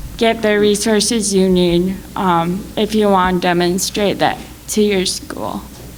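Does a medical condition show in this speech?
Yes: cerebral palsy.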